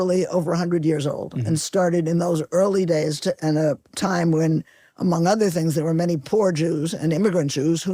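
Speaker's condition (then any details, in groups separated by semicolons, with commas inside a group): No condition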